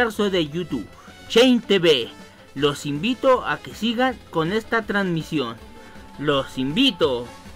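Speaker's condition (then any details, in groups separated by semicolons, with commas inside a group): No condition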